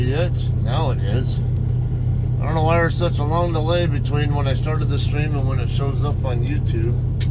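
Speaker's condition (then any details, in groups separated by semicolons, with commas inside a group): No condition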